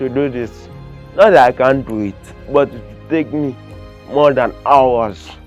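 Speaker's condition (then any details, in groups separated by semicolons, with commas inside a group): Cerebral palsy, severe; limits movement and coordination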